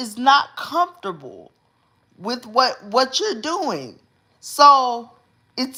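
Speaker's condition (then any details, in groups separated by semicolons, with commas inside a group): Cerebral palsy; uses specialized hospital bed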